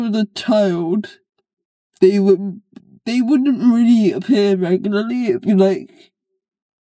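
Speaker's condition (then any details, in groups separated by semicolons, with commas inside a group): Cerebral palsy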